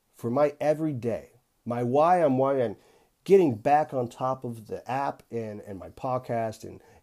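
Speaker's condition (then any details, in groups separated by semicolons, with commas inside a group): No condition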